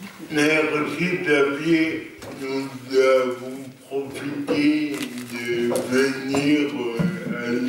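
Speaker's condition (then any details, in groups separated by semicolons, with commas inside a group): Cerebral palsy; lifelong, non-progressive; stable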